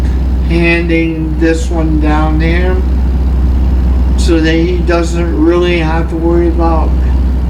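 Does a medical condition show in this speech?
Yes: cerebral palsy; only one hand usable.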